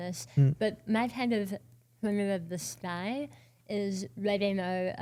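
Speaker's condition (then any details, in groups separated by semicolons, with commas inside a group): Oral cancer, partial glossectomy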